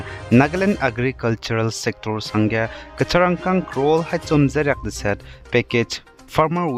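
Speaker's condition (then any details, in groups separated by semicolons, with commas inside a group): No condition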